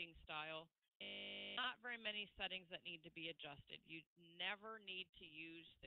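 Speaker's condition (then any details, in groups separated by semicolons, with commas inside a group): No condition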